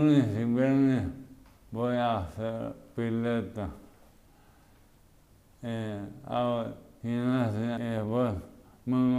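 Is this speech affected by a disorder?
Yes: amyotrophic lateral sclerosis; speech onset.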